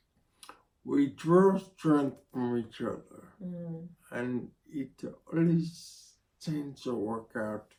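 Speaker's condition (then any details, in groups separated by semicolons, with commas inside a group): Spinocerebellar ataxia (sca7); needs help typing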